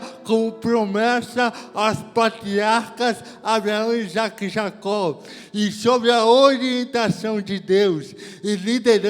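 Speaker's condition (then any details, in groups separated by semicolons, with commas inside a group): Cerebral palsy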